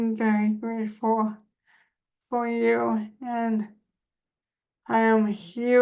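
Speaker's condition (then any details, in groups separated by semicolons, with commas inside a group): Cerebral palsy; spasticity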